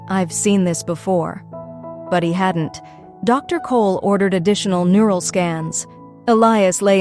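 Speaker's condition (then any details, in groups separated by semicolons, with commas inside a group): No condition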